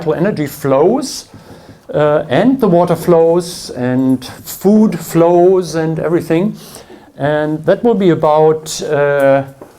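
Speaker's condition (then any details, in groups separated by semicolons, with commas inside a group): No condition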